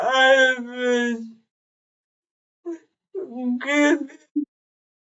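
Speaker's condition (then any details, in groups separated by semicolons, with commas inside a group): Cerebral palsy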